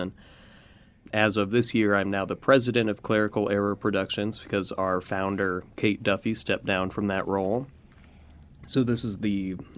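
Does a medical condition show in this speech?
No.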